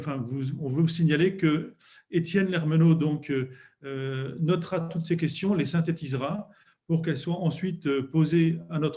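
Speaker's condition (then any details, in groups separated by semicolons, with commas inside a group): No condition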